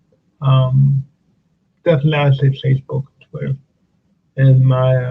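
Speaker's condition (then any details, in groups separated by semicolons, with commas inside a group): Cerebral palsy; speech affected at times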